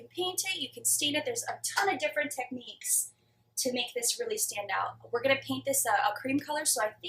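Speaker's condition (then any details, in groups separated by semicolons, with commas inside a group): No condition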